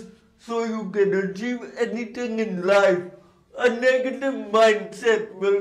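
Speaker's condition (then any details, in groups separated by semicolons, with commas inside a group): Cerebral palsy; congenital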